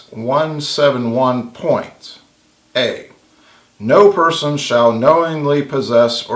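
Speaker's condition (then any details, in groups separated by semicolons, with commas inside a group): No condition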